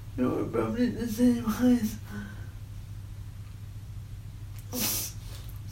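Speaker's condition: Cerebral palsy; voice sounds a bit off-center

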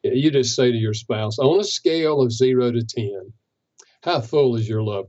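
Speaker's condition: No condition

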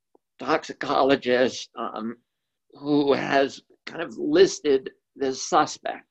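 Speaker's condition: Spasmodic dysphonia; not due to flu

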